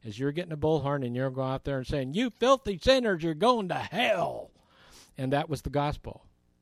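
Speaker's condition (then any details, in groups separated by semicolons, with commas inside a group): No condition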